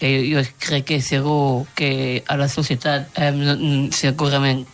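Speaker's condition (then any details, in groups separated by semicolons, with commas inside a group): Down syndrome; genetic, three copies of chromosome 21 instead of a pair, intellectual disability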